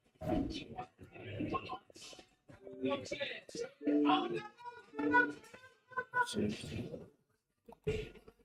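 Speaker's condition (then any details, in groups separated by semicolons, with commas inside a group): No condition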